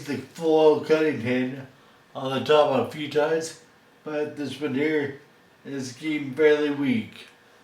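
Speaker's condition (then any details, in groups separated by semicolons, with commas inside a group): Friedreich's ataxia; inherited gene defect, quadriplegic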